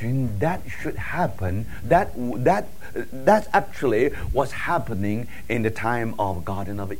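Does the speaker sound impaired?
No.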